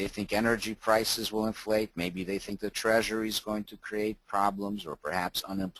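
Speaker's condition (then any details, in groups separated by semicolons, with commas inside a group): No condition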